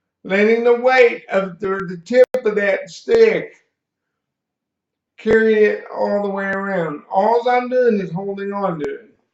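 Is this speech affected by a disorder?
Yes: cerebral palsy; slight speech impediment.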